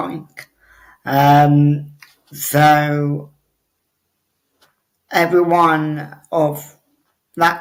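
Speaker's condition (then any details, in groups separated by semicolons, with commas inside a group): Cerebral palsy; obvious speech impediment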